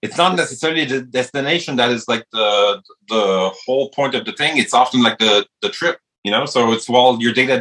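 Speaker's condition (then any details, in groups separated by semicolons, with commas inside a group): No condition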